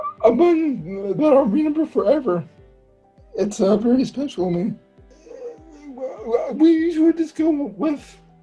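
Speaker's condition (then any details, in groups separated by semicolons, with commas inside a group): Cerebral palsy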